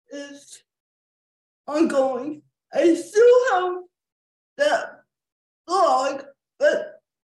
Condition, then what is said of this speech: Cerebral palsy. And when I take breaks or take a drink, it kind of cleared my throat a little bit.